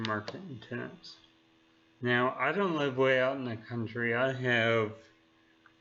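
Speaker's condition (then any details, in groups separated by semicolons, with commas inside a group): Neurological disease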